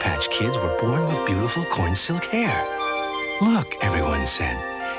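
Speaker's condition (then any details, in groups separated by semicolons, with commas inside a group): No condition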